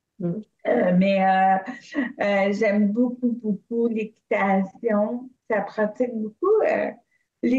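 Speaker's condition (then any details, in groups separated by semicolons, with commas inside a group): Cerebral palsy; affects voice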